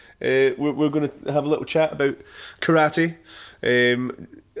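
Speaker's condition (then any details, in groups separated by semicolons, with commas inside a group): No condition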